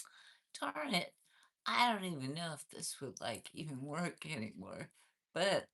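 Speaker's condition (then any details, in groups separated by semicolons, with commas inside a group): Cervical dystonia, essential tremor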